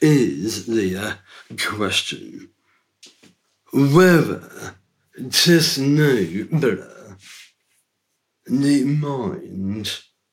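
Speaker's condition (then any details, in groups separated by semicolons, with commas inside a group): Down syndrome; three copies of chromosome 21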